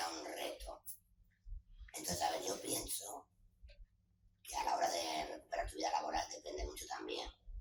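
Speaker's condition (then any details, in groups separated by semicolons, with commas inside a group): Total laryngectomy; total laryngectomy, head and neck cancer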